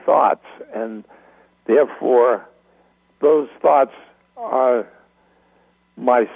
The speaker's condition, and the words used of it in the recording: Aphasia. And now I don't say anything.